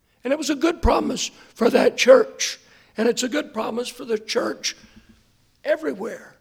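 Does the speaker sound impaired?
Yes: hoarseness after vocal cord surgery; hoarse voice, hard to hear.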